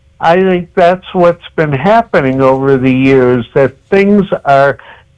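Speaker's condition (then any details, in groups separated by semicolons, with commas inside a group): Cerebral palsy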